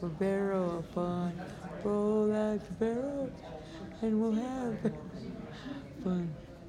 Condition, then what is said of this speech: Brain injury. But I had a traumatic brain injury. I'm sorry. That's why I talk funny.